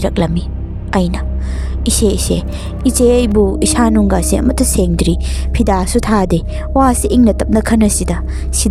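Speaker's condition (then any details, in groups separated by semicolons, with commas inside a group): No condition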